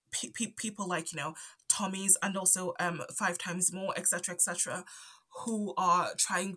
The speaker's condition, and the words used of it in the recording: Stuttering. So if you know you hear me stuttering here and there, that's why.